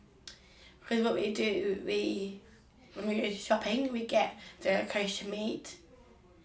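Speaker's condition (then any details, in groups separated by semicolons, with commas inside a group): Down syndrome; Down syndrome since birth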